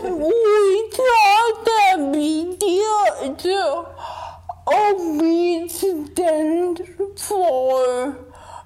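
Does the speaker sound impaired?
Yes: dystonia; takes deep breath and relaxes when tense to gain control, calms before able to speak.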